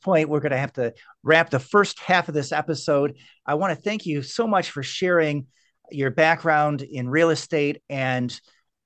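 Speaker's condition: No condition

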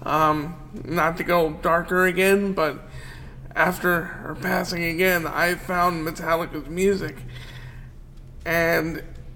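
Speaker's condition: Cerebral palsy; wheelchair user

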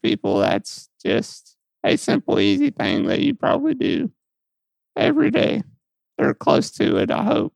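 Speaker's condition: Muscular dystrophy; lifelong

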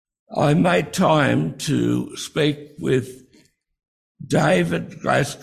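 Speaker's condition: Breathing-related speech difficulty; insufficient breathing while speaking; a lot of trouble speaking from insufficient breathing

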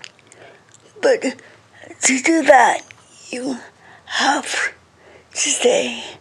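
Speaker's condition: Cerebral palsy; wheelchair user, speech and more

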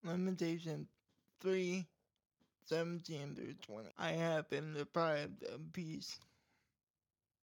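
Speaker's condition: Cerebral palsy

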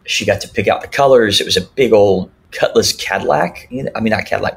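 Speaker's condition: Cleft lip and palate; speech classes in childhood

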